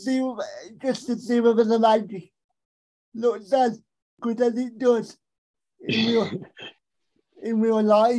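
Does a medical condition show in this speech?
Yes: cerebral palsy; able to communicate, stutters a lot, worse when distracted by several things.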